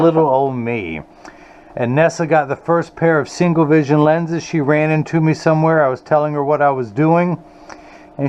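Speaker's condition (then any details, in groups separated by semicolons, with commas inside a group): No condition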